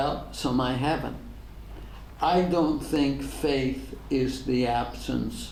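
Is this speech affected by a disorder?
Yes: ALS; degenerative; diagnosed ten years ago.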